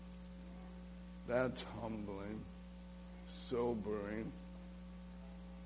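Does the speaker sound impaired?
Yes: ALS; end of life approaching.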